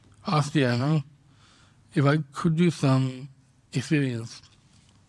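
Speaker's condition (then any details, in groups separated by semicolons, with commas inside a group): Down syndrome; congenital, diagnosed at birth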